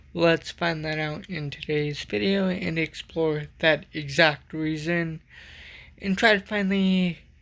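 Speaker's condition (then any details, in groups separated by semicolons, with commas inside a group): Cerebral palsy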